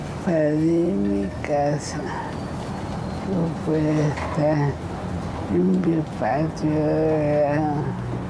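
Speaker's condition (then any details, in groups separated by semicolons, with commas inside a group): ALS; practically unable to speak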